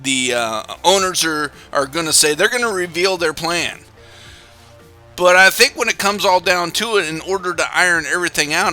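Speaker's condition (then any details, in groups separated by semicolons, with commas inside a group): No condition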